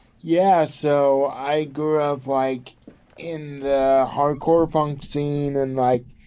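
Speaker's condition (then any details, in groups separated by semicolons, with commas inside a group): Cerebral palsy; from birth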